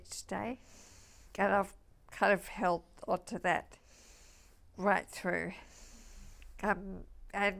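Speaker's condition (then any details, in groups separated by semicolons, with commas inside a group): MND (ALS); uses assistive communication device daily; lost ability to talk, uses text to speech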